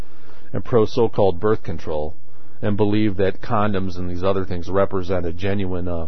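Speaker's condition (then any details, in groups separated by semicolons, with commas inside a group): No condition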